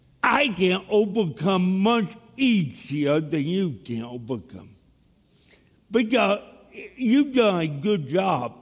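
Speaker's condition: Cerebral palsy; speech impediment

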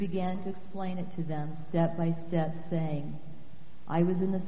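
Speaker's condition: No condition

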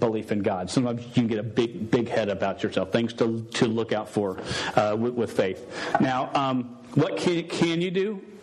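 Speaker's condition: Stuttering; once fought calling to teach because unable to talk; repeated sounds, repeated words

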